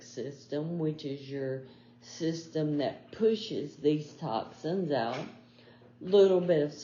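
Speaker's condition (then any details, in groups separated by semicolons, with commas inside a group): ALS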